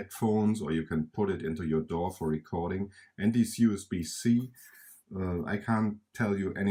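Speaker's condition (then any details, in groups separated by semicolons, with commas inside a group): No condition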